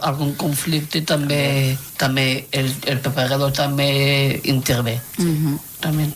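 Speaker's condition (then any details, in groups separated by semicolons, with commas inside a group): Down syndrome; trisomy 21, genetic, three copies of chromosome 21, intellectual disability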